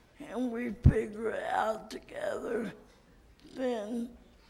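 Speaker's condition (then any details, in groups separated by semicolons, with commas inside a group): Cerebral palsy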